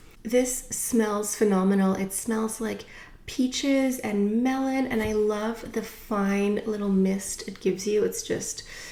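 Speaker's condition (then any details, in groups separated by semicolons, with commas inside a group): No condition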